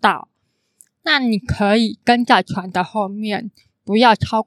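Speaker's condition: Congenital hearing impairment; can sound sing-song

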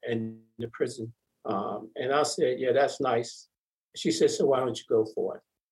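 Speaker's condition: No condition

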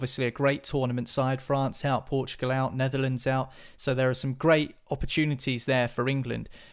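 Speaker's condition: No condition

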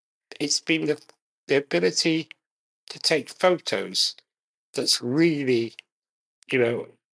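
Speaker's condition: Muscular dystrophy; can just about speak, limited breath, eye gaze technology may come next after voice control

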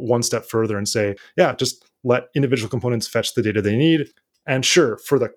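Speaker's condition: No condition

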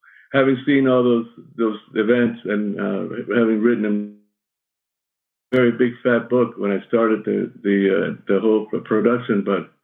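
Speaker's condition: Parkinson's; shaky voice, may stumble on words

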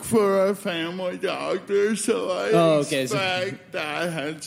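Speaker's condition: Spastic cerebral palsy; cord around neck cut oxygen at birth, Bridgewater, diagnosed 18 months, foot surgery, 93 physio sessions; age 34, walks with limp, no longer falls, poor fine motor control, never written; obviously affected since childhood, much speech therapy, sounded asleep on phone, may be taken as drunk

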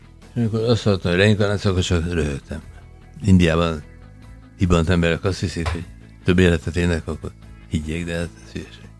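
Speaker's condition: Parkinson's disease

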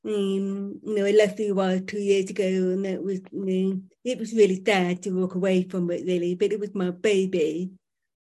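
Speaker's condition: Profoundly deaf, born profoundly deaf

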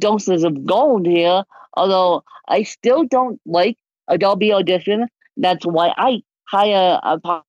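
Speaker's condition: Cerebral palsy, moderate; can talk

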